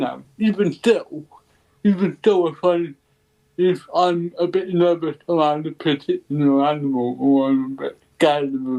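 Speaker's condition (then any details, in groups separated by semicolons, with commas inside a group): Cerebral palsy; ataxic type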